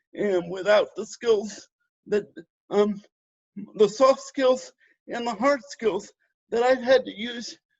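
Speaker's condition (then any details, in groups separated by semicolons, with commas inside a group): Cerebral palsy; spastic type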